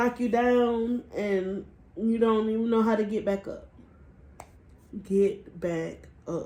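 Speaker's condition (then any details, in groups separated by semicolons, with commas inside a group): Cerebral palsy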